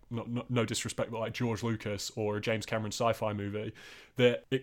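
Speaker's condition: No condition

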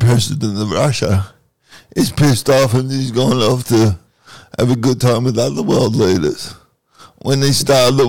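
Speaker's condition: Cerebral palsy

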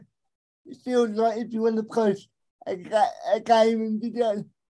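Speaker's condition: Cerebral palsy; right hand basically useless

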